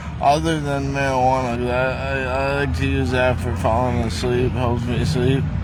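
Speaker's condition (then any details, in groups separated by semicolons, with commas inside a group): Traumatic brain injury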